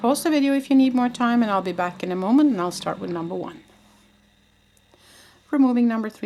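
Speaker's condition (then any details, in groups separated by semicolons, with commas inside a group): No condition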